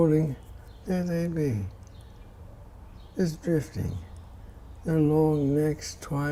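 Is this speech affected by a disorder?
Yes: Parkinson's disease.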